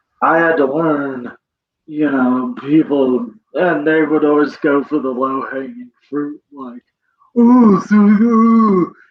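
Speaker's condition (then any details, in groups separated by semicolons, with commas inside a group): Cerebral palsy; present from birth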